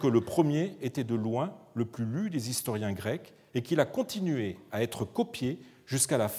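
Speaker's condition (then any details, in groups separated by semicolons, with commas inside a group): No condition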